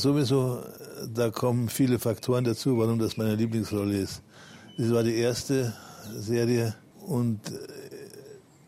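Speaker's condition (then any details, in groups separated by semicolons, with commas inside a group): Parkinson's disease; public for about 11 years, almost no tremor, feels symptom-free when well adjusted; not trembling during interview, admitted to rehab bedridden two years ago, now walks with crutches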